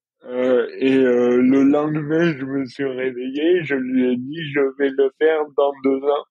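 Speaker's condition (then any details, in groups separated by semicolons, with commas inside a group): Dystonia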